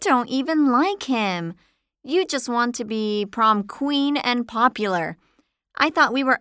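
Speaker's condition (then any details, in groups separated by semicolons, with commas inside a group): No condition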